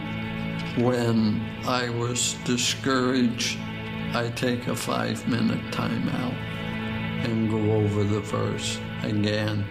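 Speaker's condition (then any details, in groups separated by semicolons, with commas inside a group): ALS, speech-generating device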